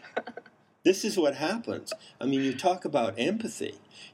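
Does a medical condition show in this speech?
No.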